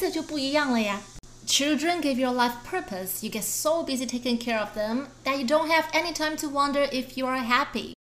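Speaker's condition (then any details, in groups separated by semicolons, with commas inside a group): No condition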